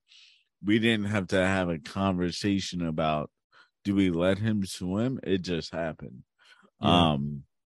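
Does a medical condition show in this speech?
Yes: cerebral palsy; since birth, umbilical cord around neck three times, breathing difficulty in womb, tight muscles, gait, swimming and cycling learned in high school; mildest case, gets around on own, no wheelchair; speech reveals disability, speaks more slowly than others, articulate.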